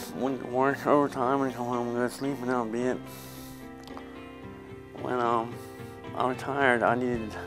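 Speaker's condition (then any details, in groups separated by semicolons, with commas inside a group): Parkinson's disease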